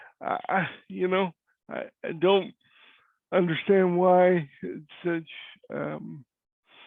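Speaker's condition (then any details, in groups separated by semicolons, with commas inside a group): Cerebral palsy; cannot walk; voice is different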